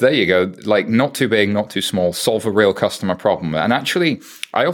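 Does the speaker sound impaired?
No.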